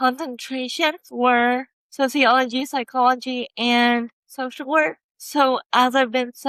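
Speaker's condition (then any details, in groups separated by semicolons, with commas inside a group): Cerebral palsy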